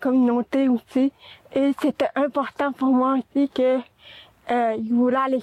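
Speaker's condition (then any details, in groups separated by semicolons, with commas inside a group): Cerebral palsy; four limbs affected, hearing aids both ears since age six months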